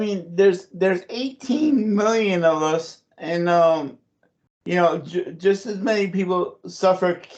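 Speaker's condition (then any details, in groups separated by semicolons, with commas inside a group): Cerebral palsy; since childhood; voice goes up and down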